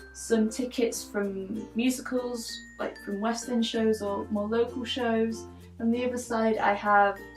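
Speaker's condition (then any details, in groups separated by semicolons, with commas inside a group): No condition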